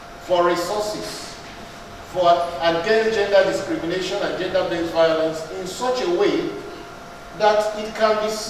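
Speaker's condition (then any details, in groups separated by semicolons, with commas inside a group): No condition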